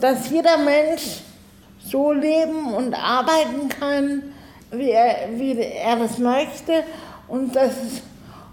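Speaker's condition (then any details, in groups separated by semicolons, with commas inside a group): Cerebral palsy, spastic, arms and legs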